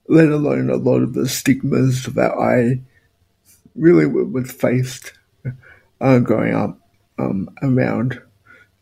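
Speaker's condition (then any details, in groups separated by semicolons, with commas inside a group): Spastic quadriplegic cerebral palsy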